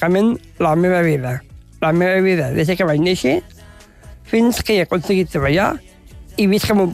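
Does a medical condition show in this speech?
Yes: Down syndrome; genetic condition, told by parents in early childhood, understood gradually while growing up; adult; communicates clearly, less nervous than many guests, per host; practised structuring ideas through video.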